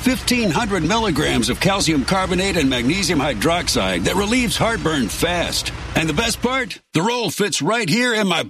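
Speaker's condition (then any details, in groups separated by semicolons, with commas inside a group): No condition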